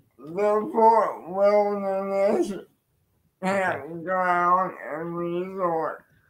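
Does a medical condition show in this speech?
Yes: cerebral palsy.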